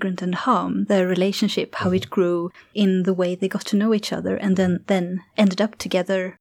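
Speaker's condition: No condition

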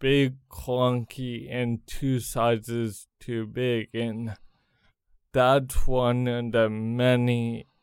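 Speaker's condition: Cerebral palsy; congenital

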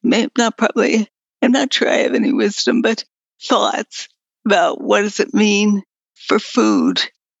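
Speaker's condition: Progressive multiple sclerosis; slowly worsening

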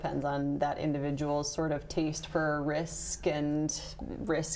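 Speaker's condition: No condition

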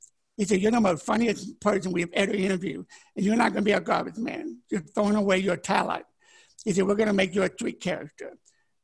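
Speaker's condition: Deafness; born deaf, partially blind, learning disability, sign language learned at 21, broke neck, head injury, two strokes, paralyzed once; no hearing aid or cochlear implant, declines both, reads faces, beards and mustaches hinder; could not speak until age ten

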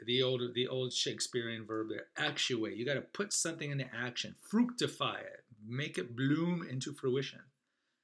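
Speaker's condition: No condition

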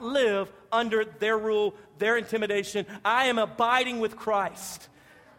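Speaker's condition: No condition

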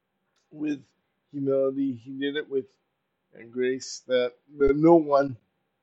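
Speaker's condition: Cerebral palsy; uses power wheelchair

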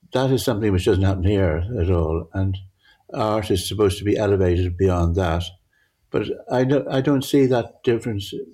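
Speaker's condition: Parkinson's; altered visual perception

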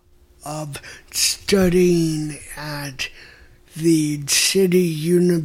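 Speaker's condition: Mild cerebral palsy; stiffens in cold

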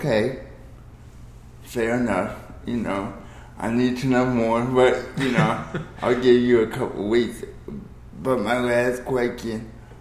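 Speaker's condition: Cerebral palsy

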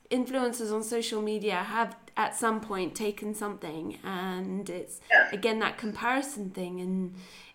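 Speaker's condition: No condition

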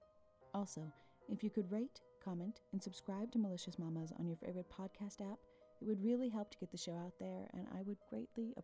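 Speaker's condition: No condition

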